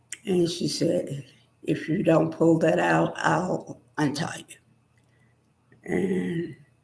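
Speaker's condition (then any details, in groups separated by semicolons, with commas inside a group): Spinal neurosarcoidosis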